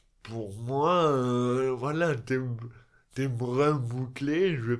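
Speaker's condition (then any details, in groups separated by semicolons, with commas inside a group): Dystonia; elocution difficulties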